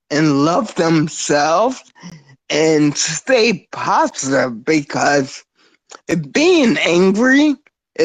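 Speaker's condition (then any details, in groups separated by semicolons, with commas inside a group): Spinocerebellar ataxia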